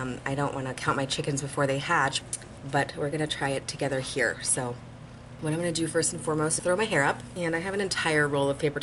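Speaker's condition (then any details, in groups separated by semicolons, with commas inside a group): No condition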